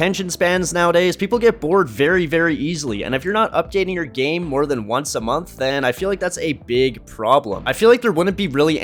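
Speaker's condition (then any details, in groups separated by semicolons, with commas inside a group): No condition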